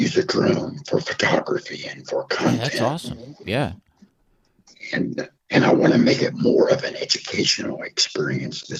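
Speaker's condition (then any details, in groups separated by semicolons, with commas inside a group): Throat cancer, half voicebox, partial laryngectomy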